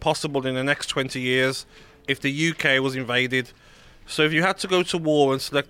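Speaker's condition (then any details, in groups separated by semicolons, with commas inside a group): No condition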